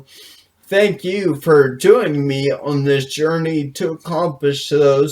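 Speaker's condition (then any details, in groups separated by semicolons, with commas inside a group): Brain injury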